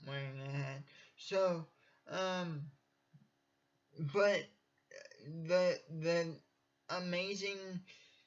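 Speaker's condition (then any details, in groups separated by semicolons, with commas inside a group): Cerebral palsy; from birth, uses wheelchair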